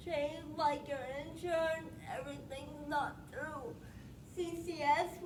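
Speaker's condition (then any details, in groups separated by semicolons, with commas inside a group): Spastic quadriplegic cerebral palsy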